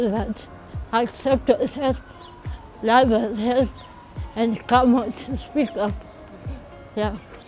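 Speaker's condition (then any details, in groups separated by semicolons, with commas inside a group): Cerebral palsy; since birth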